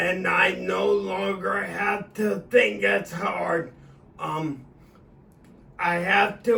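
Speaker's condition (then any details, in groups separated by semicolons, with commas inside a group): Acquired cerebellar ataxia; acquired cerebellar ataxia after stroke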